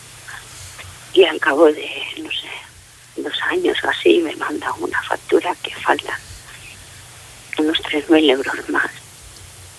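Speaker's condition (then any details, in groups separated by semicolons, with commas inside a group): Facial palsy; facial palsy after cancer surgery three years ago, age 47 now, ongoing medical follow-up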